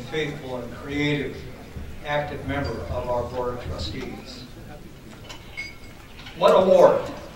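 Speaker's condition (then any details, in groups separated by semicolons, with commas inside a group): No condition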